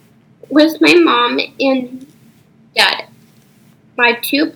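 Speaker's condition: Down syndrome; age 13

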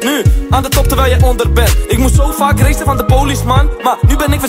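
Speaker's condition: No condition

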